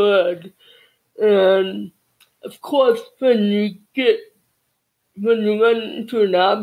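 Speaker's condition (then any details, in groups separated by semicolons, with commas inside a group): Cerebral palsy; childhood speech therapy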